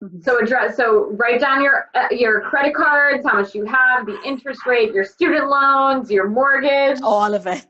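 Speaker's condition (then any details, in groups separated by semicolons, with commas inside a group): No condition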